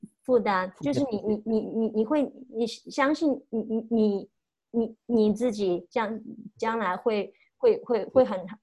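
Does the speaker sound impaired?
Yes: stuttering; since childhood, not yet overcome, may never overcome; still stutters; no stuttering when talking to self, stutters when talking with others; here repeated sounds, repeated words, prolonged sounds.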